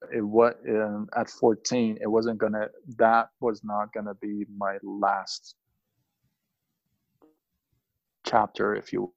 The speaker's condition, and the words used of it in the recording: Stuttering. But I do still stutter a little bit, but I notice that I don't actually stutter as much.